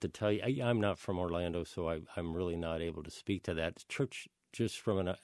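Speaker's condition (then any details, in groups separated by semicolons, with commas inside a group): No condition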